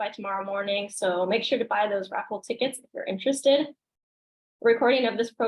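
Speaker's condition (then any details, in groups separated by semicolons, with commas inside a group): No condition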